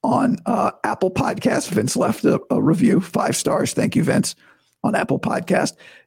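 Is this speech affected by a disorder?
Yes: vocal cord surgery recovery; starting vocal coach physical therapy today.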